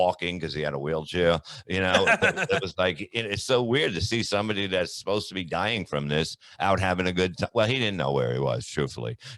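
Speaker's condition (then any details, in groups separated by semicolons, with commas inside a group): No condition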